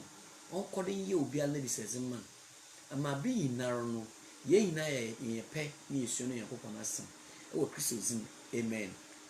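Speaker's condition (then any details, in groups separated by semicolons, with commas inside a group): No condition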